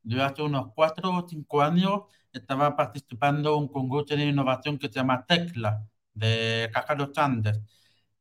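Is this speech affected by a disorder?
Yes: hearing loss with cochlear implant; congenital hearing loss, cochlear implant surgery, implant electrically stimulates cochlea.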